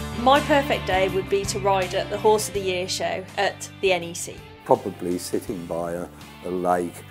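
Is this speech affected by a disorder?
No.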